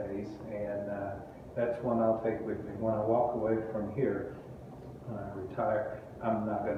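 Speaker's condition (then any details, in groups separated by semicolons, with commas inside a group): No condition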